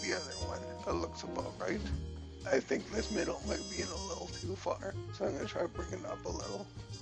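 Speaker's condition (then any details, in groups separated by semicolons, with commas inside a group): Cerebellar ataxia from brain tumour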